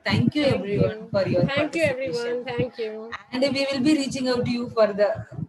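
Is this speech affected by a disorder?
No.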